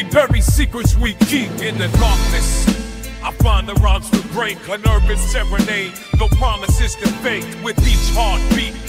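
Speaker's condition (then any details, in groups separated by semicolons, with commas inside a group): No condition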